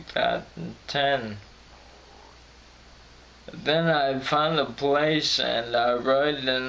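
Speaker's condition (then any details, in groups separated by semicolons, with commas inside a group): Friedreich's ataxia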